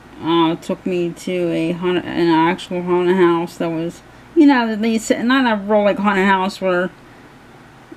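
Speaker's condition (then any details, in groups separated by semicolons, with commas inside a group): Cerebral palsy; hands affected, shaking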